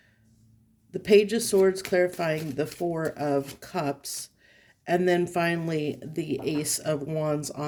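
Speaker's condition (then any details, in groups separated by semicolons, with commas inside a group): No condition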